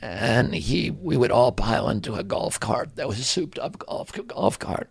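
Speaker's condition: Spasmodic dystonia; voice affected

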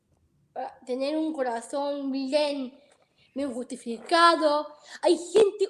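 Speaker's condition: Down syndrome; present from birth, heart surgery

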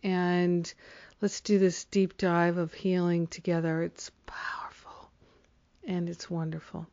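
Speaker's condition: No condition

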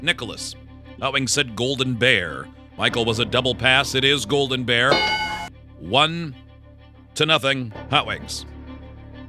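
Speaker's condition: No condition

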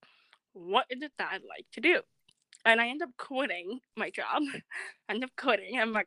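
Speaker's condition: Deafness; sudden onset, wears hearing aids; family arranged speech therapy to help speak clearly, audiologist warned of possible speech delay

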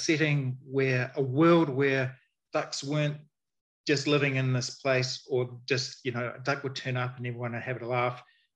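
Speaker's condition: No condition

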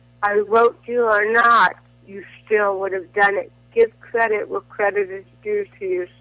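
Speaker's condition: Cerebral palsy; dependent on Botox

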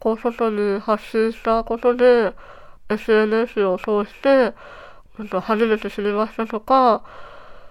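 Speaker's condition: Treacher Collins syndrome, cleft palate; incompletely formed ears

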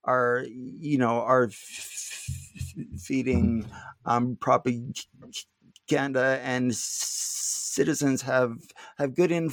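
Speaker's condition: Stuttering; not stuttering much currently; repeated sounds, prolonged sounds, blocks

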